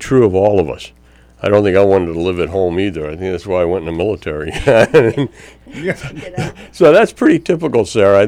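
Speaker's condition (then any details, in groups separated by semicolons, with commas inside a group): No condition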